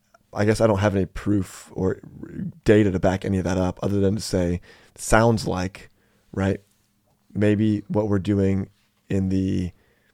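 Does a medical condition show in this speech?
No.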